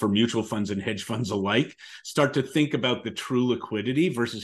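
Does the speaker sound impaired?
No.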